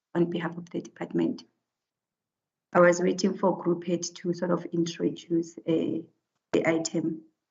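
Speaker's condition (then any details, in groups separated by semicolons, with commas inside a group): No condition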